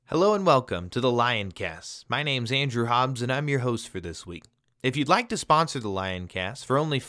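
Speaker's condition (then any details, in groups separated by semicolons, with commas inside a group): No condition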